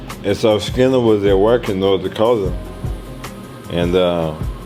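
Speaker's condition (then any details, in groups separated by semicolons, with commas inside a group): ALS; speech progressively lost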